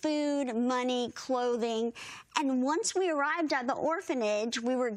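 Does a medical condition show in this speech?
Yes: bilateral cleft lip and palate; severe bilateral cleft lip and palate from birth, unable to nurse, not expected to hear, speak; earlier speech hard to understand, needed interpreters, strong singing voice.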